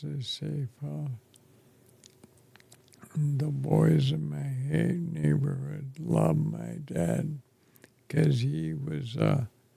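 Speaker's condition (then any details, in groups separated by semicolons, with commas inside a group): ALS; affects chest and throat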